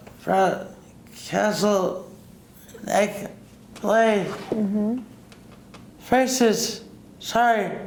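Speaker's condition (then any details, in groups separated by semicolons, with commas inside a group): Traumatic brain injury, severe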